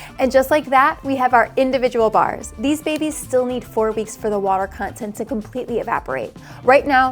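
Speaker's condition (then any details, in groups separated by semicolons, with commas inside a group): No condition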